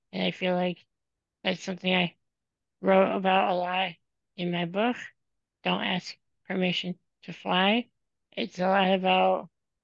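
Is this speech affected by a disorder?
Yes: spinal muscular atrophy; progressive muscle weakness throughout body.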